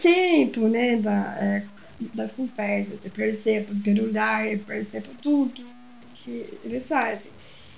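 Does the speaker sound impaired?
Yes: Down syndrome; trained at Atitude Inclusão to present talk slides.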